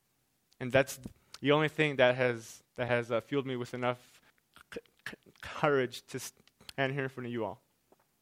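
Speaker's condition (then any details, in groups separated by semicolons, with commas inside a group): Stuttering; severe lifelong stutter for past 25 years, since early childhood; still stutters; unpredictable difficulty saying simplest sounds, slow speech, slower tongue; blocks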